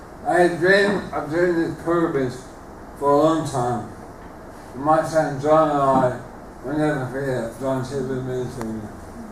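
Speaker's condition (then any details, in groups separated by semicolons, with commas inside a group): Motor neuron disease; terminal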